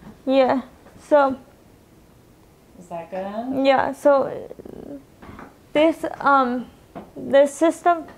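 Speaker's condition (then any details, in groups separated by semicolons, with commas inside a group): Cerebral palsy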